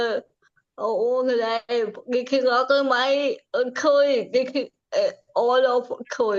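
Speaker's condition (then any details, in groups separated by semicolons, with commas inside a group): Cerebral palsy; from birth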